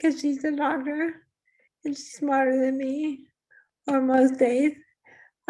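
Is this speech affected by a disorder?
Yes: ALS; losing weight despite eating.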